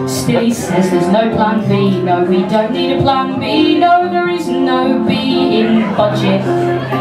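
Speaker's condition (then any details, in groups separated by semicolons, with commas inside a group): No condition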